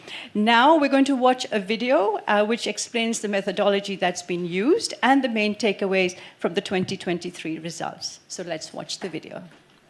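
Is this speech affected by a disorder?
No.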